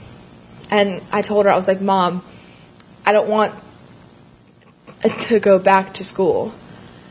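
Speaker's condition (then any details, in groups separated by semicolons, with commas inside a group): Stuttering; stuttering recognized as a problem around fourth grade after changing schools, first met others who stutter through Our Time at 16; stuttered a lot on own name in tenth grade, used tricks to hide stuttering; blocks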